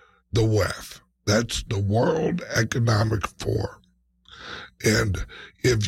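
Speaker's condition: Speech impediment, mild; slight speech impediment

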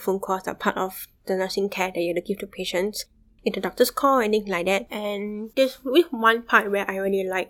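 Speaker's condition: Bilateral sensorineural hearing loss, sensorineural, bilateral; severe right, profound left; left profound since young

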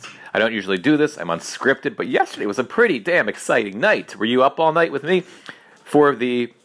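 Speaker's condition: No condition

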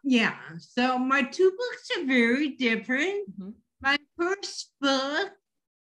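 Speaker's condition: Dysarthria after stroke; could not talk at first, letter board, possibly aphasic, dysarthria remains, much improved, diaphragmatic breathing, over-articulation

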